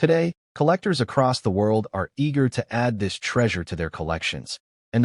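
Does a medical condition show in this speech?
No.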